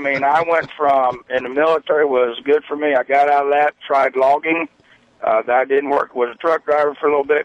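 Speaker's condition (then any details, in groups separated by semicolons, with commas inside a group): No condition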